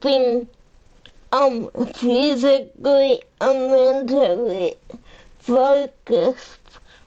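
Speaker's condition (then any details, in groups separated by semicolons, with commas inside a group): Cerebral palsy; uses a power chair; 45 years old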